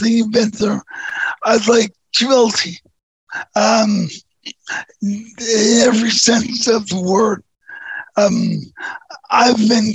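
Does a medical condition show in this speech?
Yes: neurofibromatosis type 2; genetic nerve tumors since 2011-2012, deaf one ear, hearing and vision loss, two prior brain surgeries; large tumor on brain stem, days before third brain surgery, balance shot; voice shot from brain stem tumor, surgery hoped to improve voice and hearing.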